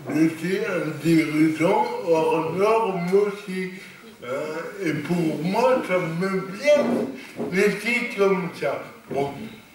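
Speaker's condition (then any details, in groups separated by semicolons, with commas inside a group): Cerebral palsy; lifelong, non-progressive; stable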